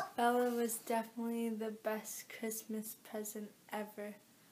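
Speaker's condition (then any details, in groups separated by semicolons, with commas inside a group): Cerebral palsy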